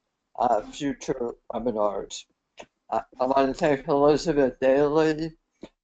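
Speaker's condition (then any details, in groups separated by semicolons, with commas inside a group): Head and neck cancer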